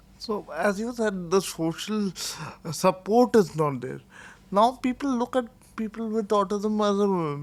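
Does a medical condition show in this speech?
Yes: cerebral palsy.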